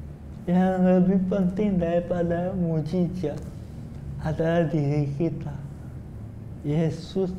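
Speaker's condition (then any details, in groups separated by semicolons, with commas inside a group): Cerebral palsy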